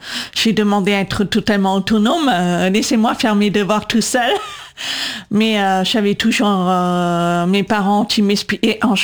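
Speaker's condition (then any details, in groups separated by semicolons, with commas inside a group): Congenital deafness, profound, from congenital CMV, severe; congenital cytomegalovirus, implants left 8.5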